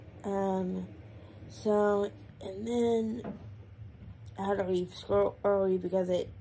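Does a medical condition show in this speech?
Yes: cerebral palsy.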